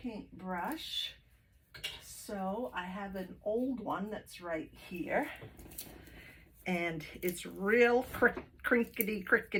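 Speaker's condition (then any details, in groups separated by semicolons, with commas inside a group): No condition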